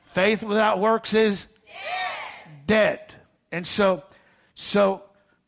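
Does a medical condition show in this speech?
No.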